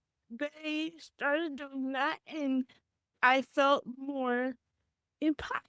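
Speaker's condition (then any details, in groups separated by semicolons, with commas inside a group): Cerebral palsy; from birth; had speech therapy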